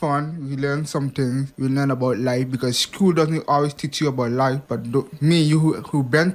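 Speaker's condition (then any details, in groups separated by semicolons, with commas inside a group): Hearing impairment; past speech impediment; hearing not too great; past speech impediment improved with much practice, listening needs much focus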